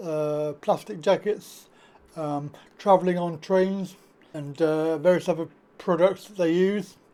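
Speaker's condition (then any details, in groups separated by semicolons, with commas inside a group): Cerebral palsy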